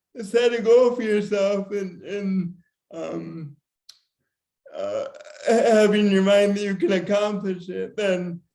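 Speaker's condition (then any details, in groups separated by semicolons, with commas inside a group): Severe cerebral palsy; speech problems predicted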